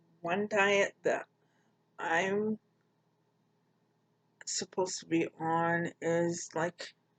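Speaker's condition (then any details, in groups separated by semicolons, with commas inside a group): Cerebral palsy; poor balance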